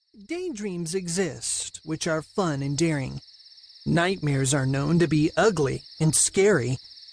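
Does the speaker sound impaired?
No.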